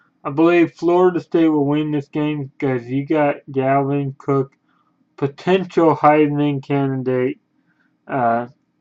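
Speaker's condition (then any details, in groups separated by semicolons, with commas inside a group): Cerebral palsy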